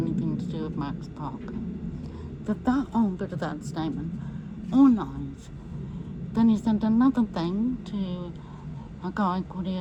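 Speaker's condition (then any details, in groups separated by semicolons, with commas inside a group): MND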